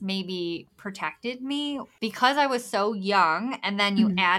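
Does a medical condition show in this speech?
Yes: bilateral cleft lip and palate; congenital, reconstructive surgery from very young age, later surgery result improved but not perfect.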